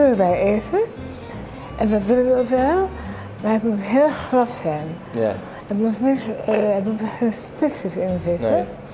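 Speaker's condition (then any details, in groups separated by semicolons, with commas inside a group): Tongue cancer; cancer in past, fed pureed food; can only eat completely smooth pureed food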